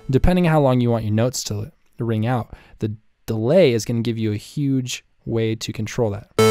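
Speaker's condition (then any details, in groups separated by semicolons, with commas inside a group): No condition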